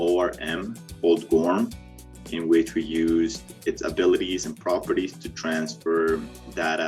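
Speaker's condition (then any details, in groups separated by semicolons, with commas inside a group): No condition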